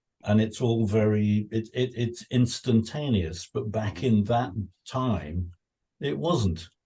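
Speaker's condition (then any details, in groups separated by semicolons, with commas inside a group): No condition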